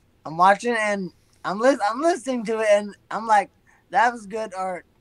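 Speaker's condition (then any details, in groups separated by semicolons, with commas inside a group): Severe traumatic brain injury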